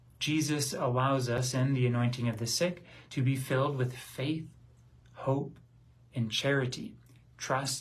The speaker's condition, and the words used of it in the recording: No condition.